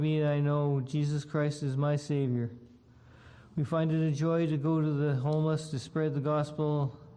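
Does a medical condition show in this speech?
Yes: Parkinson's disease; damaged brain area no longer produces dopamine.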